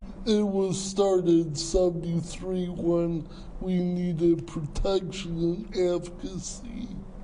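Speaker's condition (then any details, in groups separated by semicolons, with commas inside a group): Cerebral palsy; present from birth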